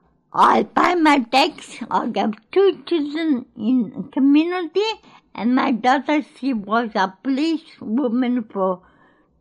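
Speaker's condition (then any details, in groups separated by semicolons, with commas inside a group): Cerebral palsy; cerebral palsy since birth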